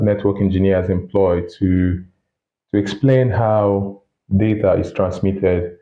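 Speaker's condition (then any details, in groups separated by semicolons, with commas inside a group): No condition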